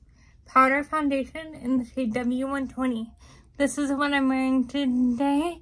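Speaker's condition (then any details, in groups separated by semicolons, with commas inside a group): Cerebral palsy, spastic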